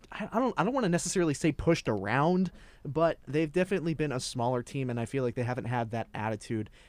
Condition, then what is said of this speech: No condition.